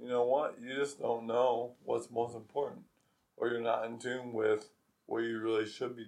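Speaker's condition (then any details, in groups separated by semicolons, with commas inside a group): ALS; progressive weakness, reduced athletic performance before diagnosis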